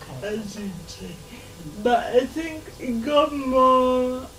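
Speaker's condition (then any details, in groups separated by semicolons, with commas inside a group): Cerebral palsy; since birth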